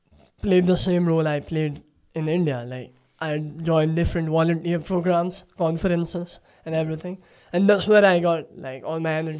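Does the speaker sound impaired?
Yes: cleft palate; recent nose surgery, nose previously tilted; talks from nasal cavity, speech sounds different, listeners try harder to understand.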